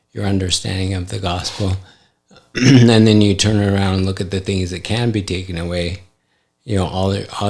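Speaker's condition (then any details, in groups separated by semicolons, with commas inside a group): ALS; affects hand function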